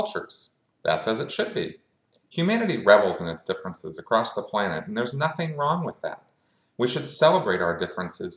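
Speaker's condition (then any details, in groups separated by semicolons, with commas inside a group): No condition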